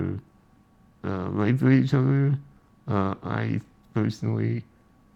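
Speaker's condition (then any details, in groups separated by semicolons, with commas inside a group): Spinal muscular atrophy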